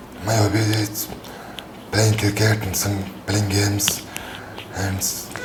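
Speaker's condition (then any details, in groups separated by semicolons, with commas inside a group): Unilateral vocal cord paralysis; after 8 days voice therapy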